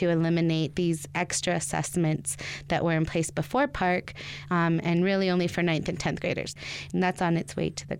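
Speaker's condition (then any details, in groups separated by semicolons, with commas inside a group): No condition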